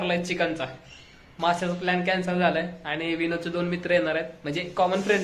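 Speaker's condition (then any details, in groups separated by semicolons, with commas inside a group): No condition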